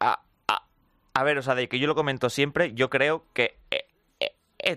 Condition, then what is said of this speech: Stuttering. Y al final eso crea como más tensión que haga que tú te enganches como más.